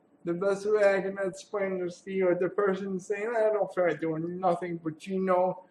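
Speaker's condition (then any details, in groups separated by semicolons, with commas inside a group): Cerebral palsy; has had surgery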